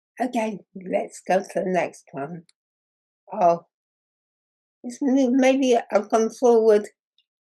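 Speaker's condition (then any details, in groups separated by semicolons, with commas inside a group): Muscular dystrophy; progressive muscle wasting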